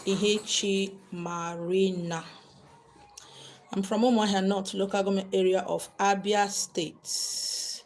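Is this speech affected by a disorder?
No.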